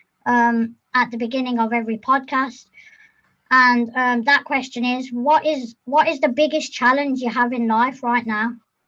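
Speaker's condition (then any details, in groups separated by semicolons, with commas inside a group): No condition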